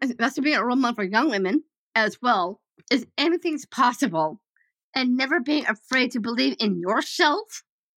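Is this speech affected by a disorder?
Yes: Down syndrome; developmental disability.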